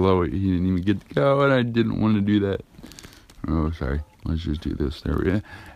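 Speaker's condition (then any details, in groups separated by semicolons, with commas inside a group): Cerebral palsy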